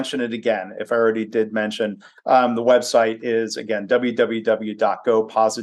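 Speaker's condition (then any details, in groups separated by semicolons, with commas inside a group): No condition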